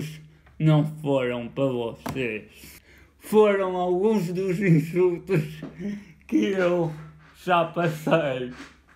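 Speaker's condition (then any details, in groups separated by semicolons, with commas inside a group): Cerebral palsy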